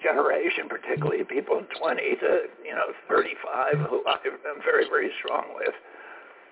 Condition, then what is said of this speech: Spasmodic dysphonia. I mean, the guy looks like he's gasping for air.